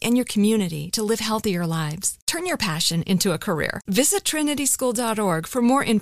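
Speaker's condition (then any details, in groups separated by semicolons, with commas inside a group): No condition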